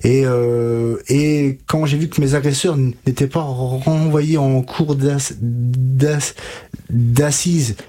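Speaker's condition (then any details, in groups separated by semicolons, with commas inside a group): Stuttering; stuttering since age 5 to 6, about 27 years, untreated until about 20; speech therapy with stuttering specialist Catherine Daubier in Nancy from 20-22, several years, fluency techniques; current blocks and repetitions, blocked every sentence, used gestures, froze reading aloud; repeated sounds, prolonged sounds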